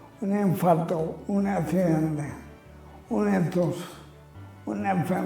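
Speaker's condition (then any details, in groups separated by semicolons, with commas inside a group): Amyotrophic lateral sclerosis (ela)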